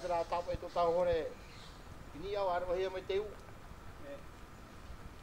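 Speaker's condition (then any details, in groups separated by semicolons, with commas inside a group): No condition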